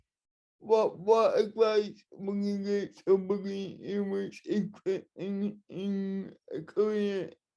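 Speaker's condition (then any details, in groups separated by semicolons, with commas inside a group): Cerebral palsy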